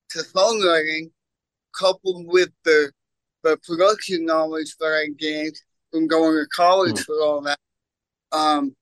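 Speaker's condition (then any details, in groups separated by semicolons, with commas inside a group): Cerebral palsy; congenital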